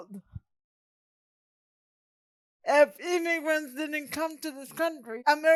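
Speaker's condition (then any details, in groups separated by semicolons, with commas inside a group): Cerebral palsy; present from birth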